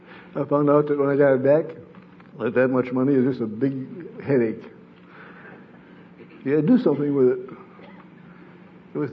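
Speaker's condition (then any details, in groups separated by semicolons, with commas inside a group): Parkinson's disease; diagnosed while wife was dying of cancer, lost balance and body coordination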